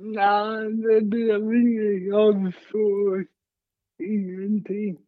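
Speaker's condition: Cerebral palsy, mild

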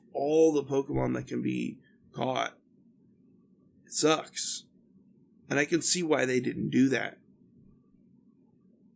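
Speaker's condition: No condition

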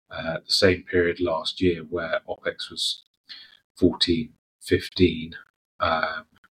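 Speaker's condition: No condition

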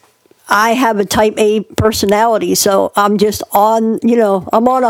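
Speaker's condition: Cleft palate; born two months premature

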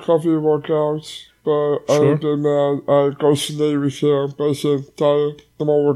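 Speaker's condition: Down syndrome; congenital, surgeries in early childhood; almost 21 years old; father repeatedly prompts to speak up

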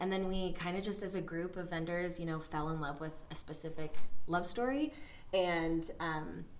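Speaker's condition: No condition

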